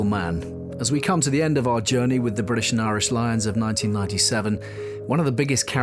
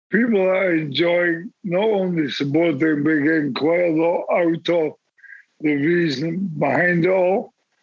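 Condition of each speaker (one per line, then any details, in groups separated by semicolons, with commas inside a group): No condition
Motor neurone disease; onset in arm, terminal; four and a half years since diagnosis, needs feeding help; still able to speak, eat and drink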